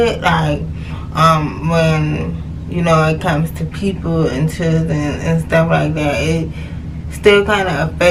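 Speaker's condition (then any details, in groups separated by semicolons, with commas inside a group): Cerebral palsy; hard of hearing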